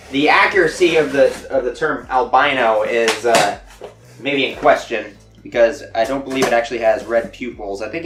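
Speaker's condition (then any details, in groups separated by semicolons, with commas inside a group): No condition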